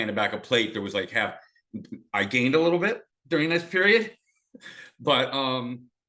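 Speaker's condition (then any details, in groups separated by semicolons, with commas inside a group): No condition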